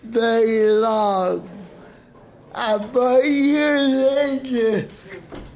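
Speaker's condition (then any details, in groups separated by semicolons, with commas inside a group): Cerebral palsy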